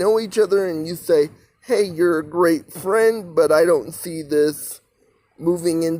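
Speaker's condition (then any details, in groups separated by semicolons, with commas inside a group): Cerebral palsy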